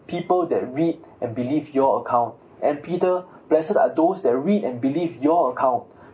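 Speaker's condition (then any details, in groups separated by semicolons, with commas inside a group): No condition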